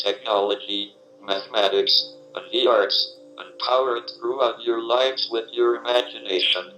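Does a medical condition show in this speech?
Yes: ALS, through a speech-generating device.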